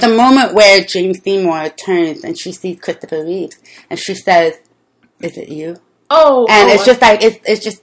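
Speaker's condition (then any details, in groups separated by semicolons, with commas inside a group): Deafness; deaf since childhood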